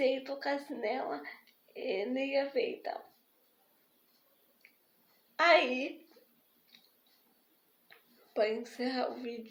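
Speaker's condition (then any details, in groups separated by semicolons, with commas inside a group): Spastic diplegic cerebral palsy; did not speak as young child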